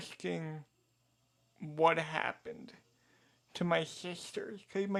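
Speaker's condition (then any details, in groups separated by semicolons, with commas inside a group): Cerebral palsy; diagnosed age two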